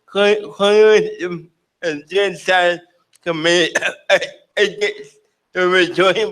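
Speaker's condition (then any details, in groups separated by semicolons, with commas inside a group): Cerebral palsy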